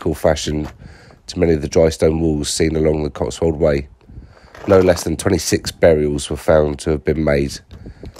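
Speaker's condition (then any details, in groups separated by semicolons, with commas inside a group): No condition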